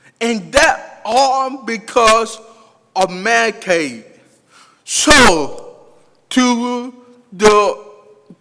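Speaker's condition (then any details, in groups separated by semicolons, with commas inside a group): Cerebral palsy; past speech therapy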